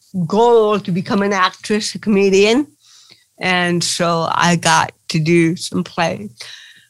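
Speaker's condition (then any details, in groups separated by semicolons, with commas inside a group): Cerebral palsy; since birth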